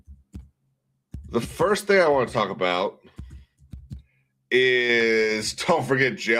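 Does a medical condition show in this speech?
No.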